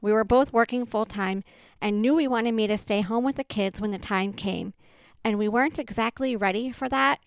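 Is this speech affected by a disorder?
Yes: cleft palate with Pierre Robin, Pierre Robin sequence, no cleft lip; congenital Pierre Robin, cleft palate without lip, one-side enlarged tongue hemangioma, three palate surgeries incl. uvula attachment; palate closed, jaw improved expanders, Frankel, braces, scarred eardrums from four tube sets, constant ear ringing; childhood sound substitutions from open palate, speech therapy through 4th-5th grade, normal since surgery near twelve.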